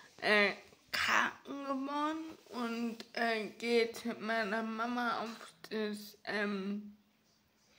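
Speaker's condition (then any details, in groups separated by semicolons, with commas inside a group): Ataxia; ataxia affecting hands and fingers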